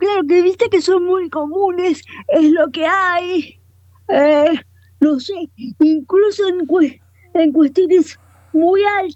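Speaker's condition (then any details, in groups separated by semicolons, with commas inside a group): Cerebral palsy, quadriparesis; wheelchair user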